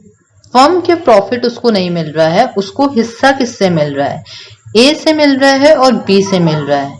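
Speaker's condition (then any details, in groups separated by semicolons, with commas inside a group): No condition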